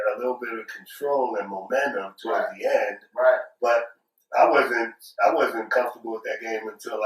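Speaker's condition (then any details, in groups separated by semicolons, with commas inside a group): No condition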